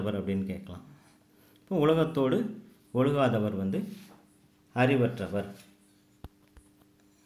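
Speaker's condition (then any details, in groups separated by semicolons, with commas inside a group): No condition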